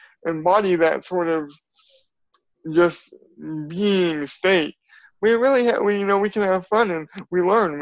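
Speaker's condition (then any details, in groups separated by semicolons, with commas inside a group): Cerebral palsy; from birth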